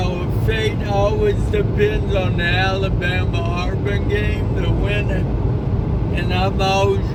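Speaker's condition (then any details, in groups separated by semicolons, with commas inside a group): Cerebral palsy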